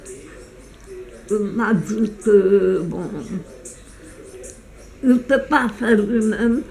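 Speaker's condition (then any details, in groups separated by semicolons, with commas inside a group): Meige syndrome; blepharospasm and oromandibular dystonia; botulinum toxin injections to eyelids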